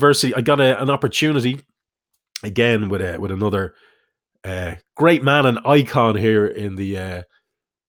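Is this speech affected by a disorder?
No.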